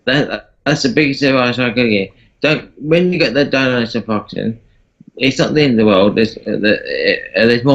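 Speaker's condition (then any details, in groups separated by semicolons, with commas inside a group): Parkinson's disease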